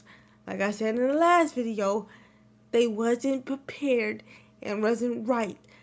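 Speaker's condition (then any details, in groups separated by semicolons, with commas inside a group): Cerebral palsy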